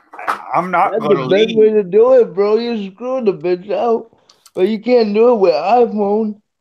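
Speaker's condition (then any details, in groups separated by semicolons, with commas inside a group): Cerebral palsy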